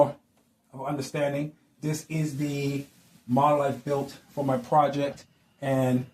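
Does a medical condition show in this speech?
No.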